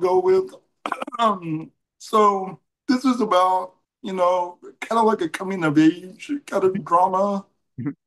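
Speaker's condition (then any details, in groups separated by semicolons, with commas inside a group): Cerebral palsy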